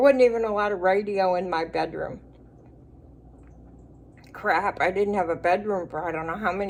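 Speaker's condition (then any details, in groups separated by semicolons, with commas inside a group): Cerebral palsy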